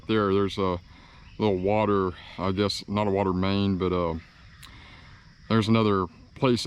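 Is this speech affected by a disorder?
No.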